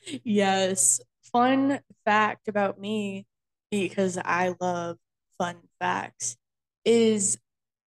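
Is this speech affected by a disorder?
Yes: stuttering; at times very severe, voluntary stuttering used as a technique; at times very badly, others often do not notice, can stutter on purpose, voluntary stuttering gives some fluency; here prolonged sounds.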